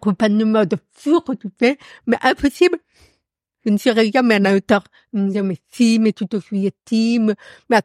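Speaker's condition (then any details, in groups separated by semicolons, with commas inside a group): Profound congenital deafness; accent from deafness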